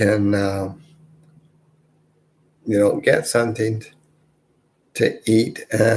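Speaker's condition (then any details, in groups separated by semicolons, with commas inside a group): Multiple sclerosis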